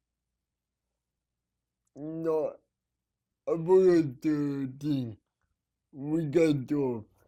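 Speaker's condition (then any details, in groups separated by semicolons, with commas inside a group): Cerebral palsy; needs help at night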